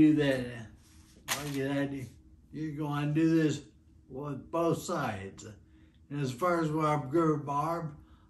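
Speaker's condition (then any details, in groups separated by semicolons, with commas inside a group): Friedreich's ataxia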